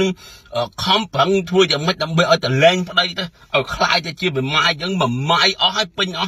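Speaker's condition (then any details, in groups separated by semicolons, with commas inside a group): No condition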